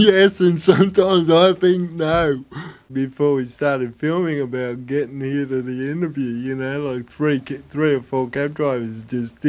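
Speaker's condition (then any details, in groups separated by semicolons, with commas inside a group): Cerebral palsy; lifelong; about 36 years with it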